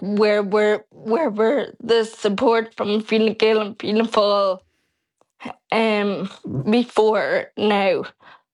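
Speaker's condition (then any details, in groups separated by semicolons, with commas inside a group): Friedreich's ataxia; onset at age 12, walking aid within a year, wheelchair for long distances within 4 years, wheelchair bound by school end; speech drastically declining yearly, voice recorded for future synthetic voice, worsening swallow, uses dysphagia cups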